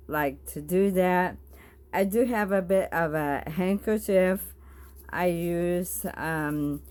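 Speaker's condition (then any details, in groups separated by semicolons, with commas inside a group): Bulbar ALS, bulbar onset; forgets to swallow while talking, saliva sprays, some drooling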